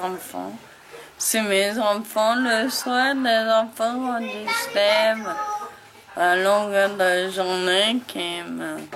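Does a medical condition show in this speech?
Yes: Friedreich's ataxia; hereditary neurological disease; onset at age 16.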